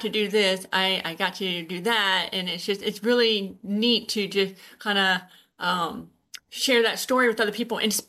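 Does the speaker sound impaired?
Yes: Usher syndrome, born deaf; Usher syndrome type 2, born deaf or hard of hearing, hearing aids from age 2, vision loss, diagnosed age 19.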